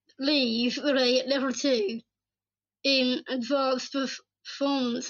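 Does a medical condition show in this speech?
Yes: Down syndrome.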